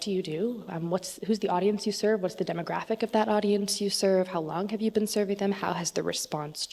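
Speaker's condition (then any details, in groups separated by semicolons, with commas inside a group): No condition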